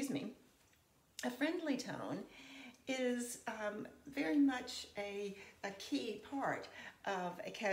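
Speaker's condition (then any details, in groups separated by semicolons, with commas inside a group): No condition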